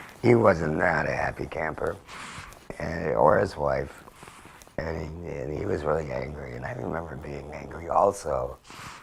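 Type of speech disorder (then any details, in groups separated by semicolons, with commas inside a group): Electrolarynx speech; total laryngectomy for cancer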